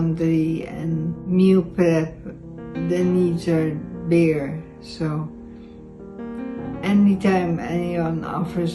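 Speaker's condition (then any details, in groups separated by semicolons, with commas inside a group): Multiple system atrophy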